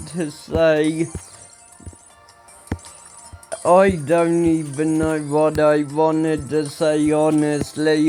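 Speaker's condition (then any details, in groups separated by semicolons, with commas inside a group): Ataxia; speech recently worse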